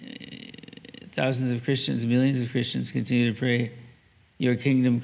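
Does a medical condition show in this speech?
Yes: Parkinson's disease; mild left hand tremor.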